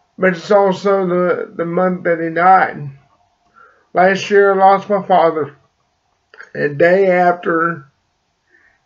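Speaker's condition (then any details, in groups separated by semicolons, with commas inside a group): Cerebral palsy; speech impediment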